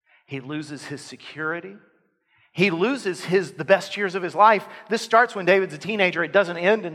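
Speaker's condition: No condition

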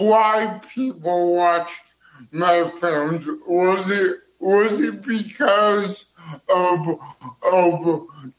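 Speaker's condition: Cerebral palsy

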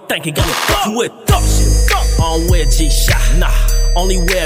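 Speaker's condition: No condition

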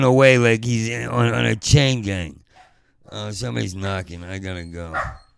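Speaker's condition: Parkinson's; short on sleep

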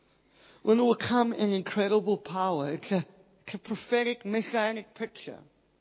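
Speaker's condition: Cleft palate; Pierre-Robin syndrome

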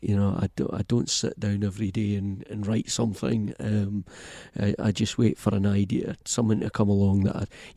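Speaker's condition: No condition

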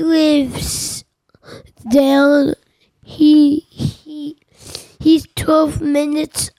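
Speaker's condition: Williams syndrome; genetic cause, diagnosed by geneticist after specialist referral, ear tubes placed at Children's Hospital

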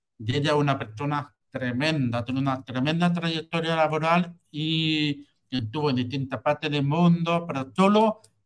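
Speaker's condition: Hearing loss with cochlear implant; cochlea dead

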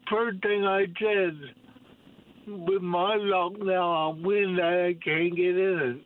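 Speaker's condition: Cerebral palsy; mobility declined since

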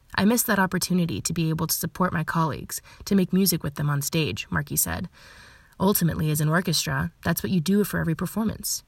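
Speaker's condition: No condition

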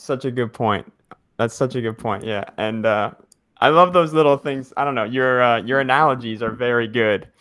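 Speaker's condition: No condition

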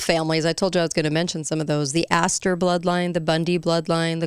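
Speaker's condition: No condition

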